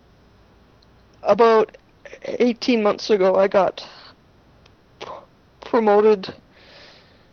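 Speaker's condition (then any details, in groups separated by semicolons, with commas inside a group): Stuttering; familial stuttering, oldest and youngest maternal uncles stutter, possibly a great uncle, very little therapy around age six; stutter noticeable to listeners, self-revealing; blocks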